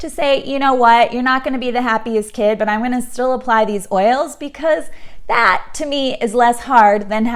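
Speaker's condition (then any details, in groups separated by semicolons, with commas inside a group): No condition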